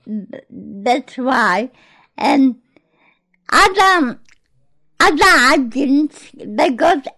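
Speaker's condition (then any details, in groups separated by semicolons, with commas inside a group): Cerebral palsy; speech problems when young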